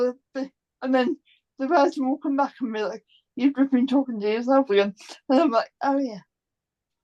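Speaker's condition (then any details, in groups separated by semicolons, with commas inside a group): Cerebral palsy; complex form, present from birth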